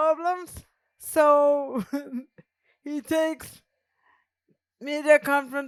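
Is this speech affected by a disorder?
Yes: cerebral palsy; present from birth.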